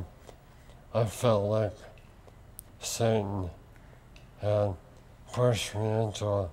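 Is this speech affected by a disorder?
Yes: lou Gehrig's disease; onset index finger.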